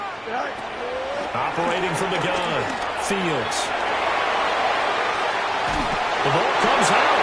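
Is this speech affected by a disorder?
No.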